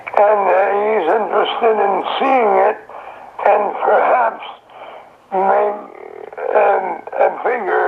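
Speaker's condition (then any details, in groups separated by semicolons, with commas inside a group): Throat cancer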